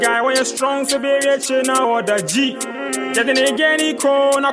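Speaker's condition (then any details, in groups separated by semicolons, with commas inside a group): No condition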